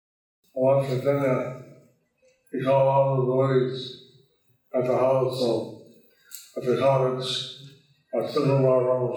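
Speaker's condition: Stroke with facial paralysis; left side of face paralyzed; some listeners cannot understand speech

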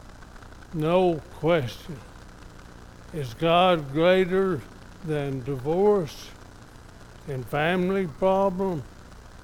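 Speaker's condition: ALS; somewhat affected, evident today

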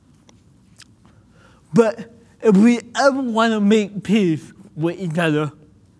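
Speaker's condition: Cerebral palsy; speaking a little difficult

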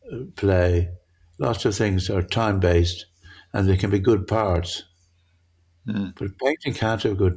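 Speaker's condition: Parkinson's; difficulty judging near and far

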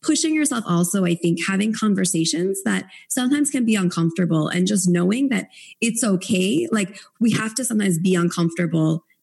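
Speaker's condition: No condition

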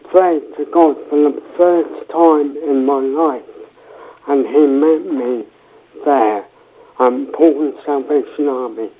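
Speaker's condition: Cerebral palsy, mild; affects speech, speech therapy at Victoria School in Poole

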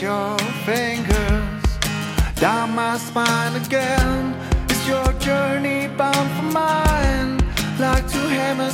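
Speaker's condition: No condition

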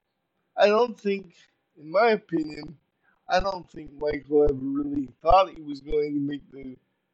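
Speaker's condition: Cerebral palsy; uses power wheelchair

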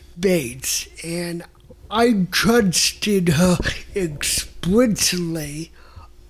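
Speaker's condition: Mild cerebral palsy; unconsciously spits when talking

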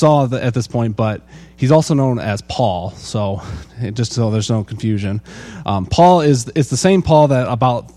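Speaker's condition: No condition

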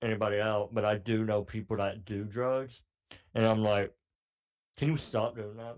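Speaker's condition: Cleft palate; cleft palate since childhood

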